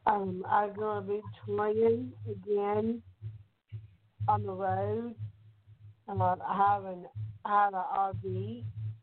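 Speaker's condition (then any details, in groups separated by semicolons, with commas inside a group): Down syndrome; from birth; young woman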